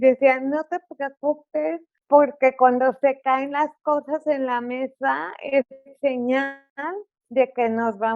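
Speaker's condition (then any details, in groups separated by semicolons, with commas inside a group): Cerebral palsy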